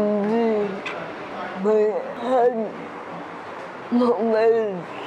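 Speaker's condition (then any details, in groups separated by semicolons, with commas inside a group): Cerebral palsy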